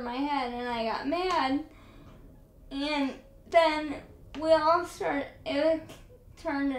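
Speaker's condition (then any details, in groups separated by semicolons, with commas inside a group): Cerebral palsy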